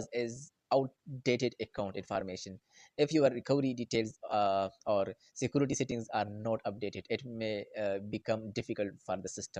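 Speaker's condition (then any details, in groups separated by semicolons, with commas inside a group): No condition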